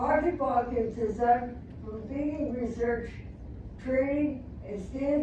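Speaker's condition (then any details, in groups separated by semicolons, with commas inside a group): Traumatic brain injury; speech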